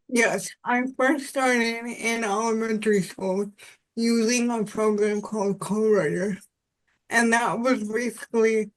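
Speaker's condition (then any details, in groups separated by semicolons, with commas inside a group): Cerebral palsy; spastic quadriplegic cerebral palsy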